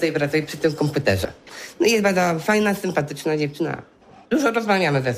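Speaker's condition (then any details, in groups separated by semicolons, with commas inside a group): Down syndrome; intellectual disability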